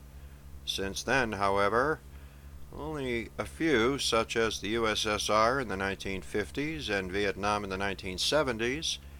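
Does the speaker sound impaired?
No.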